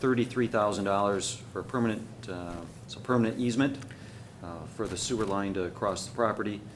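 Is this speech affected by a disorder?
No.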